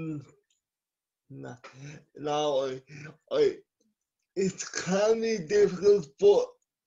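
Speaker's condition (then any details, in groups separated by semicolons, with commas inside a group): Cerebral palsy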